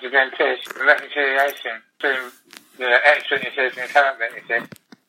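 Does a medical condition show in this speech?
Yes: tongue cancer, glossectomy; tongue cancer noticed 2 days after honeymoon, most of tongue removed; terminal, sent home to die after 2 weeks in hospice, pain under control, noisy machine; speech harder and harder after tongue removal, very slow.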